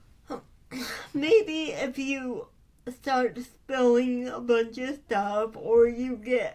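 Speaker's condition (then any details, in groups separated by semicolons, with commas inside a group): Cerebral palsy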